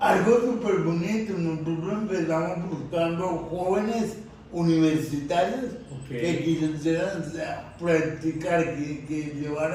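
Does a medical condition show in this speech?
Yes: cerebral palsy; difficulty speaking.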